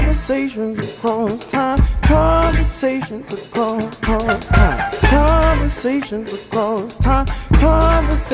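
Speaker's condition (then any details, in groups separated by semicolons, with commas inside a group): No condition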